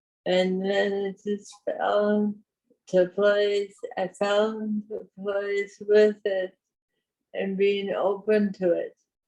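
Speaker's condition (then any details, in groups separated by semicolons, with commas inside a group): Parkinson's; voice weaker than before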